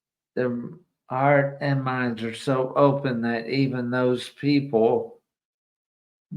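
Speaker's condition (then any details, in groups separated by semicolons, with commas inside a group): ALS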